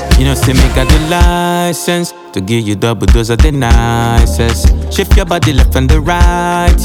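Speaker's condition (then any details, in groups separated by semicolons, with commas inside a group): No condition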